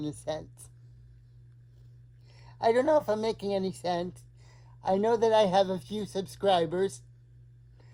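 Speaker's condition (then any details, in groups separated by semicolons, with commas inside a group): Cerebral palsy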